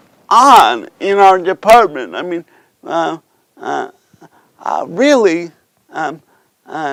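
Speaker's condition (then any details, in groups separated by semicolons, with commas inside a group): Cerebral palsy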